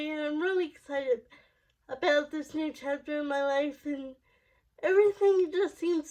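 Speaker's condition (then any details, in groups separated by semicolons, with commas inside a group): Cerebral palsy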